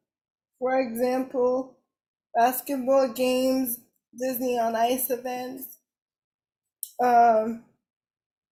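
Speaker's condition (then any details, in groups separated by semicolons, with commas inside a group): Cerebral palsy; uses wheelchair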